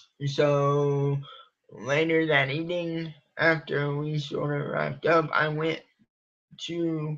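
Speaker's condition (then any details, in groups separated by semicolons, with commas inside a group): Cerebral palsy; from birth, uses wheelchair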